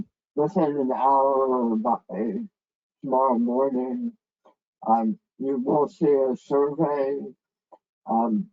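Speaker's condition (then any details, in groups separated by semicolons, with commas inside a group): Head and neck cancer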